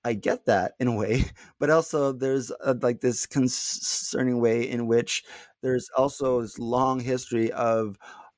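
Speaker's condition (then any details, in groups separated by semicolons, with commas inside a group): Stuttering; not stuttering much currently; blocks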